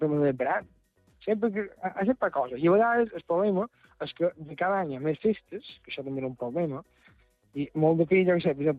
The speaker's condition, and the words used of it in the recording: No condition.